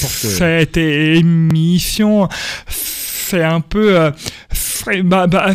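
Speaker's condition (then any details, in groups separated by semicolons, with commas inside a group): Stuttering; stuttering since early childhood at school, speech therapy helped; repeated sounds, prolonged sounds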